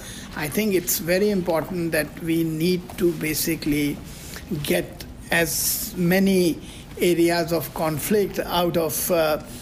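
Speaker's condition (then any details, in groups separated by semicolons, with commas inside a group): No condition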